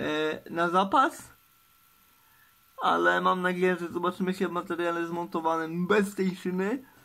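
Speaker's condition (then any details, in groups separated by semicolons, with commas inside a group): Cerebral palsy; uses wheelchair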